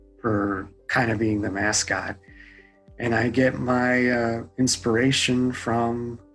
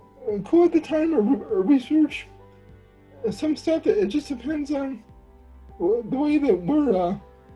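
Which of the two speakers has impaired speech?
The second: cerebral palsy.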